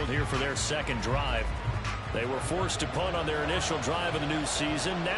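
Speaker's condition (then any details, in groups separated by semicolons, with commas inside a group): No condition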